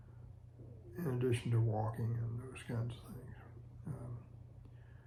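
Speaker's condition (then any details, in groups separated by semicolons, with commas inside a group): Parkinson's disease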